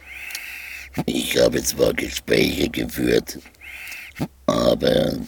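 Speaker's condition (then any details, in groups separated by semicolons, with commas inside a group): Total laryngectomy, voice prosthesis (shunt valve) speech; total laryngectomy many years ago, large abscess over epiglottis and larynx, earlier emergency tracheotomy, no radiation; custom epithesis with hands-free speaking valve, air swallowing, epithesis briefly dislodged during recording; speaks via shunt valve, standard cannula failed to seal stoma, rehab speech therapy, swallowing fairly good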